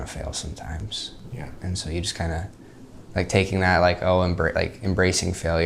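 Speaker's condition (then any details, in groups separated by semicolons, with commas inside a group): No condition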